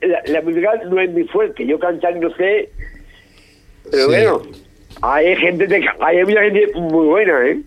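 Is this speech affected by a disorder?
Yes: Down syndrome.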